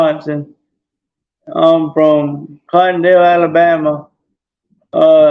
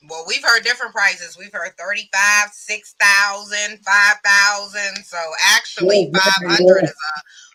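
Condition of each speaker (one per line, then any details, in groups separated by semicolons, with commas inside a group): Traumatic brain injury; car wreck, affects walking, relearned everything through therapy; injured at age 7; possibly affected, some delay getting words out
No condition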